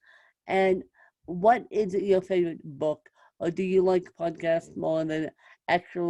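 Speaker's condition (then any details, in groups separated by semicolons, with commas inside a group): Cerebral palsy, mixed, moderate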